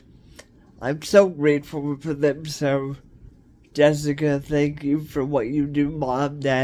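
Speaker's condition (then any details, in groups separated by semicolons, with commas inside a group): Cerebral palsy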